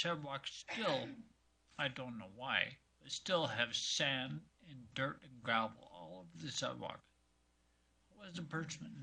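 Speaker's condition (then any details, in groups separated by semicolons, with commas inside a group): Multiple sclerosis; affecting speech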